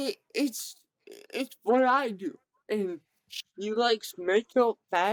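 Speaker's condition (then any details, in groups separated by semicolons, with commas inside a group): Cerebral palsy; present from birth, severe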